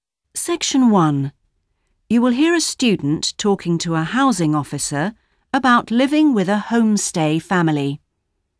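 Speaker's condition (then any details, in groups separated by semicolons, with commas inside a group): No condition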